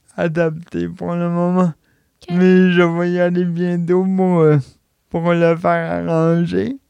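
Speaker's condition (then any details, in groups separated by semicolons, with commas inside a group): Cerebral palsy; age 31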